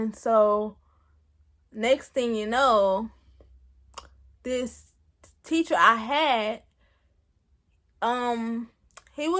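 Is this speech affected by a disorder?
Yes: cerebral palsy; present since birth.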